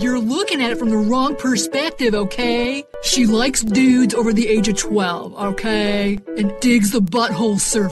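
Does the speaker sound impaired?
No.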